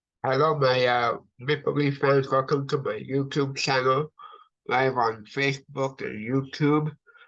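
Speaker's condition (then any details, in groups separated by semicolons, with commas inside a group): Cerebral palsy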